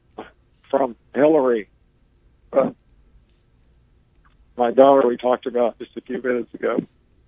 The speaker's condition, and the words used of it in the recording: ALS (motor neuron disease). He was diagnosed in September of 2000, and he's able to speak.